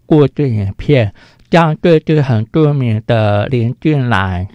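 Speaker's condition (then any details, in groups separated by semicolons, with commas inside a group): Hearing impairment; congenitally deaf, hearing aid, attended Shuanglian elementary hearing resource class, mainstream schools, uses spoken and sign language; spoken clarity below typical speakers, spoken language learned with difficulty in childhood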